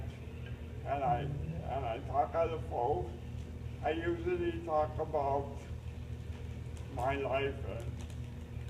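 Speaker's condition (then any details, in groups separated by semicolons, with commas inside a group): Cerebral palsy; uses a lift for transfers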